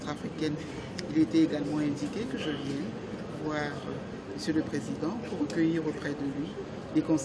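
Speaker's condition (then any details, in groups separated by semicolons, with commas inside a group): No condition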